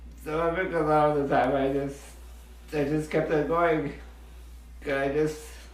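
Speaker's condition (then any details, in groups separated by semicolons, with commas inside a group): Muscular dystrophy; diagnosed around age 6 or 7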